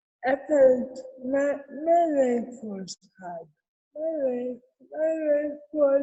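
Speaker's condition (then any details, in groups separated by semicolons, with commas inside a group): Cerebral palsy; therapy from six months old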